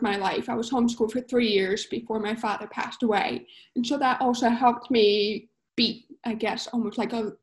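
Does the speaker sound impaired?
Yes: profound deafness, cochlear implant, congenital profound hearing loss; born deaf, some cochlear hair cells left but insufficient, cochlear implant chosen by doctor father; speech developed through one-on-one training by mother, a former language teacher.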